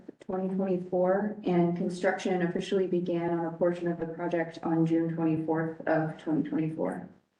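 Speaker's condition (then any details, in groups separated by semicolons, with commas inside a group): No condition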